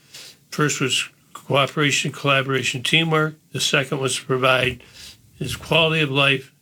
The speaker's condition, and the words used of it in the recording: Parkinson's disease. When you start drooling and you're in that stage like I am now, then it's kind of hard, you know.